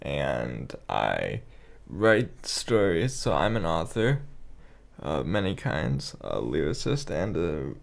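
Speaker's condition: Cerebral palsy; spastic quadriplegia, tight muscles, cannot walk typically, uses walker or gait trainer, describes smaller form; regular stretching, walking and exercise, occasional pain when muscles tight

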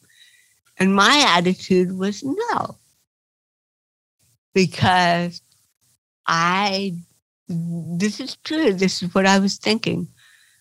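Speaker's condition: Cerebral palsy; past painkiller addiction

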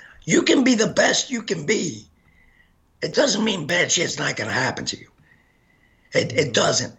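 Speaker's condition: Gunshot injury to voice box; shot 15 times

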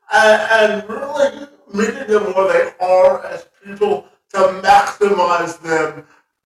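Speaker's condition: Spastic quadriplegia cerebral palsy

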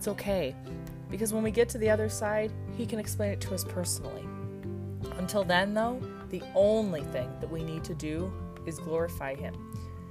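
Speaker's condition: No condition

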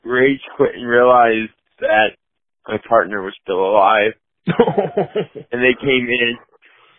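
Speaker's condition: Cerebral palsy, mild; had speech therapy

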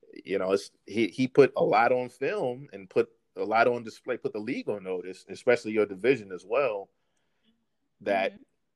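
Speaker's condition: No condition

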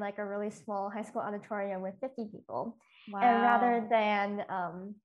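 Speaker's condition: Cleft lip and palate

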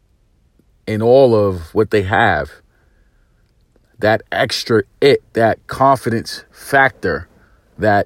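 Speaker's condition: No condition

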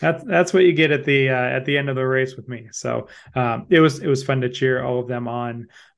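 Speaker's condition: No condition

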